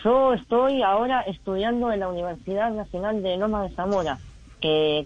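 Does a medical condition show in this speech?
Yes: cleft lip; congenital, some teeth affected; lip reportedly not yet corrected; nasal pronunciation, voice does not come out normally, difficulty speaking normally, noticeable on broadcasts.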